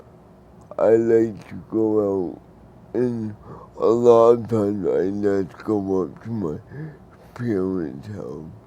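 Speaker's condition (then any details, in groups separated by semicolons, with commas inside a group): Cerebral palsy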